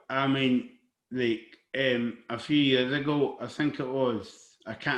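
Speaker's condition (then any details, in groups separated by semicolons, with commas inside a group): Cerebral palsy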